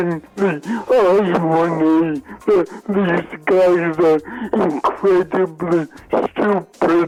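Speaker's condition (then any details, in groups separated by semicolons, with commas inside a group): Cerebral palsy; slow voice, different speech, needs breaks for water and breath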